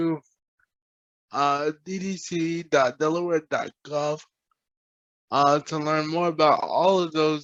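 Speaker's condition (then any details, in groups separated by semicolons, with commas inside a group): Cerebral palsy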